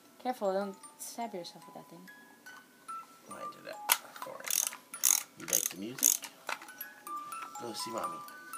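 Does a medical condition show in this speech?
No.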